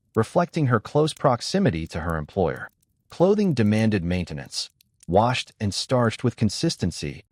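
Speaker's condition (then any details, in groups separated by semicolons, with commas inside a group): No condition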